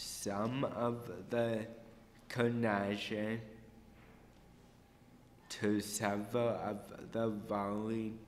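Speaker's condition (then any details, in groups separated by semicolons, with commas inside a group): Cerebral palsy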